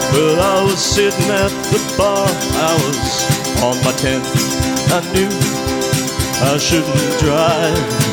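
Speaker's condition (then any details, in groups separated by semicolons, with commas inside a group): No condition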